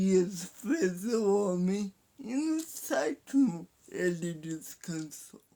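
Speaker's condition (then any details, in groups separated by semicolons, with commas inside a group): Paralysis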